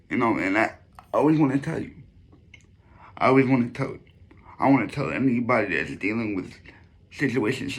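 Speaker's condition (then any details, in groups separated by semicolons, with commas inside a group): Cerebral palsy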